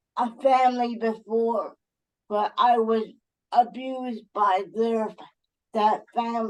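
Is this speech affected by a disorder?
Yes: cerebral palsy; uses wheelchair.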